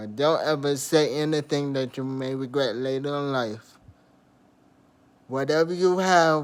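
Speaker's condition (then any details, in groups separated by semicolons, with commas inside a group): Traumatic brain injury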